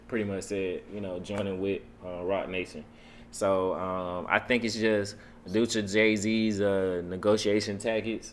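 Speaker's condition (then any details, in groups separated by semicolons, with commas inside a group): No condition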